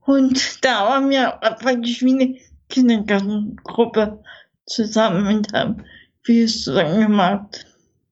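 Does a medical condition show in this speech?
Yes: infantile cerebral palsy; from birth, not premature, spastic, worsening with growth, involuntary twitches, no handwriting, tracheotomy during double pneumonia; childhood speech therapy at Dresden University Clinic.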